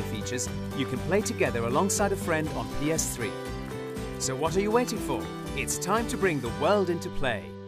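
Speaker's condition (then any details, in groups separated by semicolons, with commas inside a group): No condition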